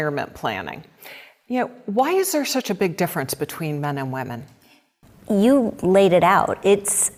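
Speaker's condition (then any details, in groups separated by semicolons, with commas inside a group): No condition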